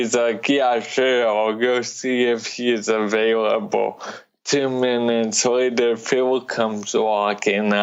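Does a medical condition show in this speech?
Yes: cerebral palsy.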